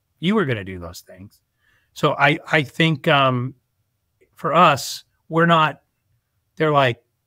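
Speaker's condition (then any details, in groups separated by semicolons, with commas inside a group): No condition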